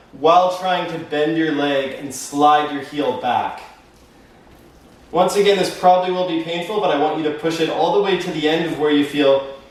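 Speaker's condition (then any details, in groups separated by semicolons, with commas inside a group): No condition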